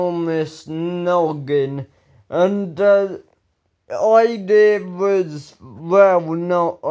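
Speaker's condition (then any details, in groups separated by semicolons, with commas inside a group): Ataxia; speech recently worse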